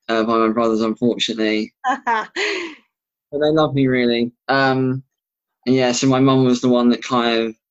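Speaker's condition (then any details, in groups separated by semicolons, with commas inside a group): Bilateral cleft lip and palate; congenital, severe, found at birth, over 30 operations, surgeries repeated 3-4 times, many grommets, bleeding ear infections, very poor childhood hearing; age 22, 35th operation tomorrow, recent plastic surgery, jaw surgery planned; relearned speech after each palate surgery, practiced alphabet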